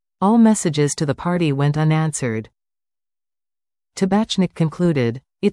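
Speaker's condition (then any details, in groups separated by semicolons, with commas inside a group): No condition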